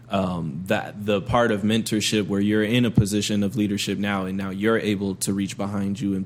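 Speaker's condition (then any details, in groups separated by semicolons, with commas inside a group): No condition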